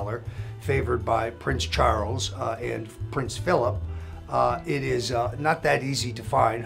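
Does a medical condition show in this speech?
No.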